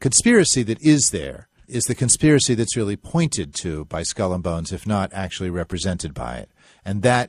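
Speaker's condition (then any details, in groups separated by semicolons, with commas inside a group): No condition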